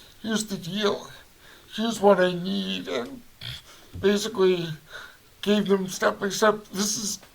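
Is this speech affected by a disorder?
Yes: cerebral palsy; voice affected.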